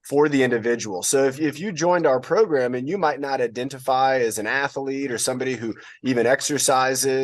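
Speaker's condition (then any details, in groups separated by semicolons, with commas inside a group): No condition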